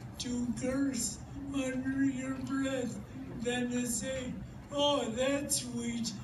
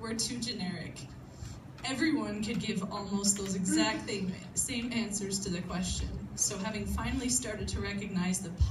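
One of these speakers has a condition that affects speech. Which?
The first: ALS; pseudobulbar affect, involuntary crying or laughing; diagnosed about seven months ago, declining over past year.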